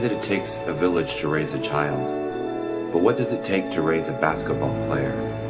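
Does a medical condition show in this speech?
No.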